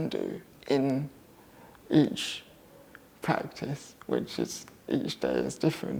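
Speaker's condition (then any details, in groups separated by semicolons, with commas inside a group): Cerebral palsy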